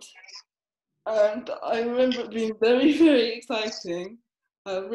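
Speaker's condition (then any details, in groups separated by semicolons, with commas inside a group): Cerebral palsy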